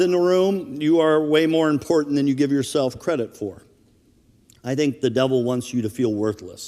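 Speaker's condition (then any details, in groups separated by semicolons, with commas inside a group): No condition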